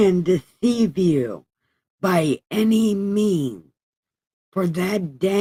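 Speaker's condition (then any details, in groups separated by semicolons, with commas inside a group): Brain injury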